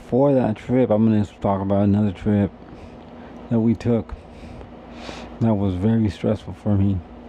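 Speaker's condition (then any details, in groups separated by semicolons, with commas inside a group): Cerebral palsy; difficulty eating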